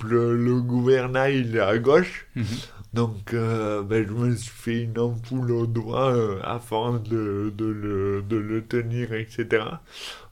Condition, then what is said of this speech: Dystonia. La dystonie, c'est une maladie neurologique qui impacte pour ma part des troubles de l'élocution et de la motricité.